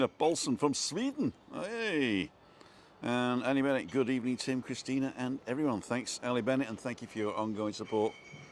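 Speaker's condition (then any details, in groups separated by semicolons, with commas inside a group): No condition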